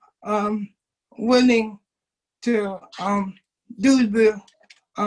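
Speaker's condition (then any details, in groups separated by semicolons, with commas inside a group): Cerebral palsy; cerebral palsy, from birth, uses wheelchair; 27 years; speech expected absent, now speaks very well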